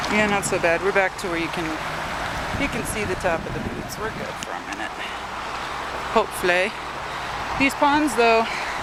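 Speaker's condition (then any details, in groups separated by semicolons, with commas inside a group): No condition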